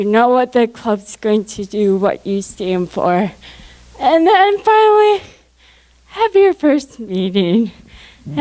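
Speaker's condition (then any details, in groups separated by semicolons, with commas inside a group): Cerebral palsy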